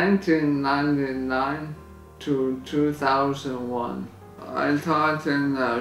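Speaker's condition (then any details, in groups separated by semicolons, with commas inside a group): ALS; onset in finger, slightly bent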